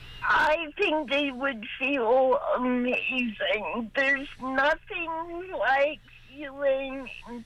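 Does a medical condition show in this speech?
Yes: cerebral palsy, mild; slight speech impediment, capable of speaking, perfectly understood by hosts.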